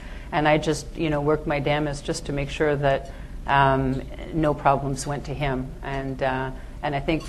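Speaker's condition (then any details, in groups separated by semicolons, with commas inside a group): No condition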